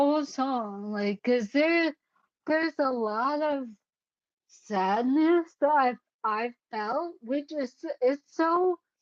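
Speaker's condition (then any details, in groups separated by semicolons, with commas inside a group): Cerebellar ataxia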